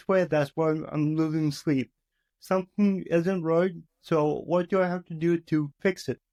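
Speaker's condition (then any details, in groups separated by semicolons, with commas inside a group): Cerebral palsy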